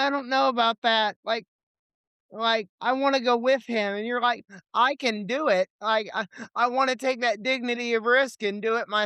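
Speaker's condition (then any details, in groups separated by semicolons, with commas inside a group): Cerebral palsy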